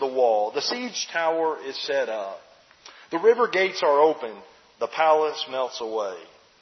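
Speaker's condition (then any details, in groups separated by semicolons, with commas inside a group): No condition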